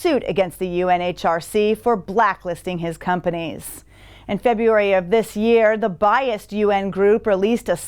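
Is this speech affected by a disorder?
No.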